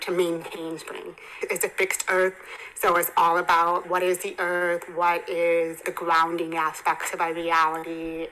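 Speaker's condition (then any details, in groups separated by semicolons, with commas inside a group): Hearing impairment, congenital, bilateral cochlear implants; hearing aids from about 17 months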